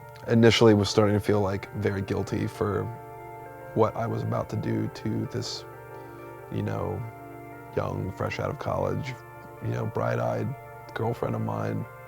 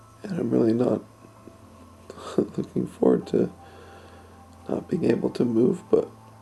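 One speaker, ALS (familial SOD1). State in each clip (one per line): Earlier in first year after diagnosis
Later, with shallow breathing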